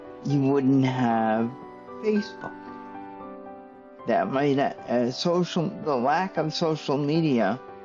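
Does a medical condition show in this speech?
Yes: cerebral palsy; stiff muscles.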